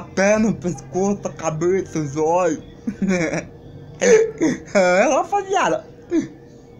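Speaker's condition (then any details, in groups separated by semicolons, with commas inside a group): Cerebral palsy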